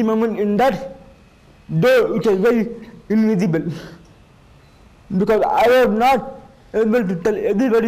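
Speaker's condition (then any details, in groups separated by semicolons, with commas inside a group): Cerebral palsy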